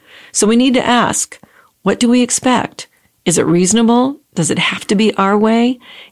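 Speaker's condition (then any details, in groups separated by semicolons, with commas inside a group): No condition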